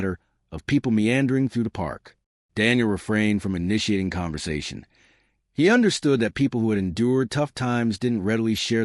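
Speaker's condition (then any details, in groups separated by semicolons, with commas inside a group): No condition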